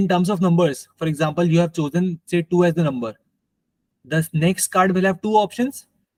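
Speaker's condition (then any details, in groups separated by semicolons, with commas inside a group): No condition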